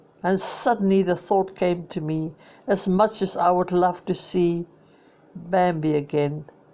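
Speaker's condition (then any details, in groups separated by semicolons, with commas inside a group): No condition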